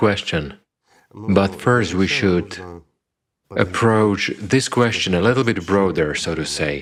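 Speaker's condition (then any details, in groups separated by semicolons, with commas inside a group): No condition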